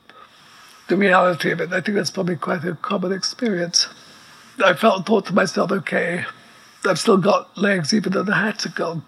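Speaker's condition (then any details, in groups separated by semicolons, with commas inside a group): ALS; progressive neuromuscular illness, effectively quadriplegic, wheelchair within six months of diagnosis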